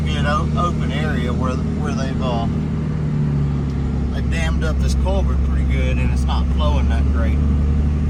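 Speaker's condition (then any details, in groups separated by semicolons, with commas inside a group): No condition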